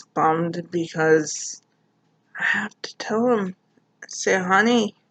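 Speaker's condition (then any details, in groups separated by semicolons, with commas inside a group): Cerebral palsy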